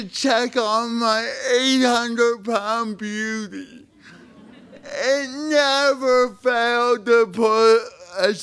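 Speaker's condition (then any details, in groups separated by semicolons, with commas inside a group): Spastic cerebral palsy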